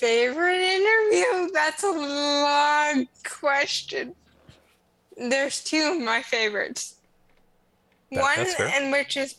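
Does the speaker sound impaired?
Yes: cerebral palsy; congenital spastic cerebral palsy, slowed brain-to-muscle signalling, uses walker and afos (ankle-foot orthoses) for walking; Crested Valley Therapeutic Riding Program, rides for therapy.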